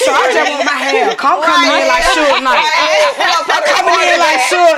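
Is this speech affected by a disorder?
No.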